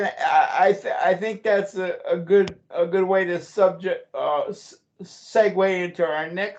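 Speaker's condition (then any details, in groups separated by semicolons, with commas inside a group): Cerebral palsy; since childhood; voice goes up and down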